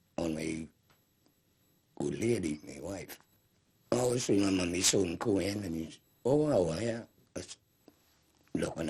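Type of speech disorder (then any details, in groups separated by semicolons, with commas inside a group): Oesophageal speech; laryngectomy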